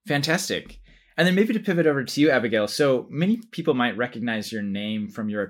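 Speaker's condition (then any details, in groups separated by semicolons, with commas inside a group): No condition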